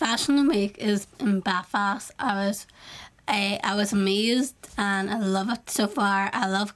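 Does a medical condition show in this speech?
Yes: Down syndrome; congenital, born with Down syndrome; age 19.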